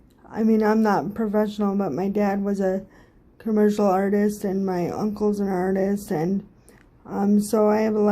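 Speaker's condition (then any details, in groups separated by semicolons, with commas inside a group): Cerebral palsy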